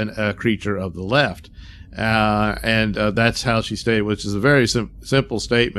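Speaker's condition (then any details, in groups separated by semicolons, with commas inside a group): No condition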